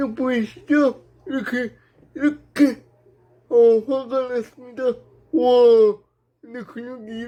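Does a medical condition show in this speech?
Yes: brain lesion disability.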